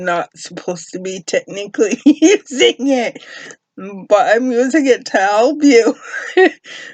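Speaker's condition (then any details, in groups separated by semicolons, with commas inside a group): Cerebral palsy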